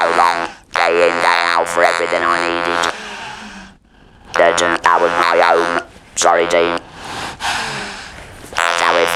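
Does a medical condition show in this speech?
Yes: laryngeal cancer with laryngectomy.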